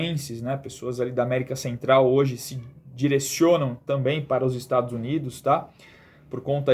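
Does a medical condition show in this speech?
No.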